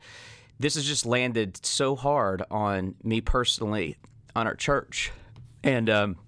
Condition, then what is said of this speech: No condition.